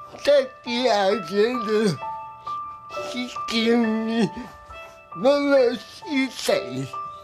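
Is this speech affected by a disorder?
Yes: cerebral palsy; congenital, affects hands and feet.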